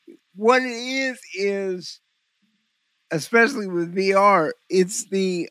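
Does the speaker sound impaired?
Yes: cerebral palsy; visual focusing difficulty.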